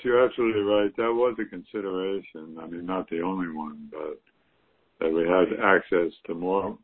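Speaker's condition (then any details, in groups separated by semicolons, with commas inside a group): Parkinson's disease; past acupuncture without benefit; symptoms worsened by recent stressful move, just started Chinese herbal tonics, acupuncture planned by Korean practitioner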